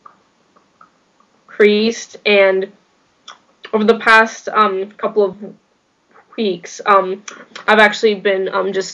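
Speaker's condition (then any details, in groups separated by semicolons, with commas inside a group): Stuttering; stuttering since about age 3, father also stutters; age 16, 13 years since onset, ineffective school therapy, now stuttering-trained professional, friends support group conventions; prolonged sounds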